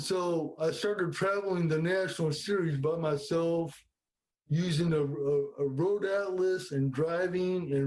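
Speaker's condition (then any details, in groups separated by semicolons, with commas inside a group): Cerebral palsy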